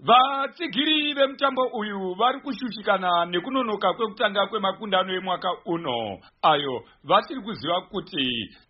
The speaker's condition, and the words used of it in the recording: None; typical speech.